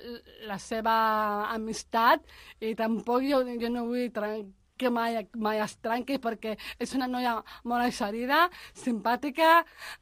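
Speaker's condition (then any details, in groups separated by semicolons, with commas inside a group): Down syndrome; intellectual disability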